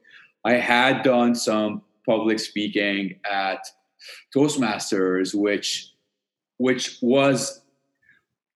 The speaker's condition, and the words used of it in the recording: Stuttering. And not only is he a TEDx speaker, he's now a stand-up comedian and a seasoned stutterer.